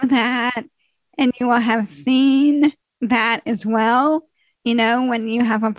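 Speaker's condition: ALS; described as dying

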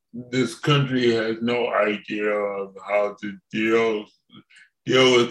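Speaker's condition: Cerebral palsy; from birth

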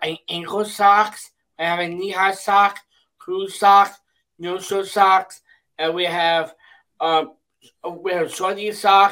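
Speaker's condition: Down syndrome; could not talk as child, used sign language, computer and assistive voice device, now public speaker, talks a lot

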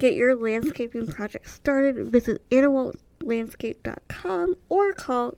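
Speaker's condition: Goldenhar syndrome, cleft lip; congenital, cleft lip at birth, throat too small, nostrils not separate, complex medical needs as baby; breathing problems at birth, hospital stay until sleeping and breathing independently

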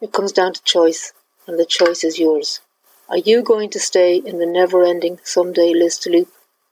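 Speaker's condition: No condition

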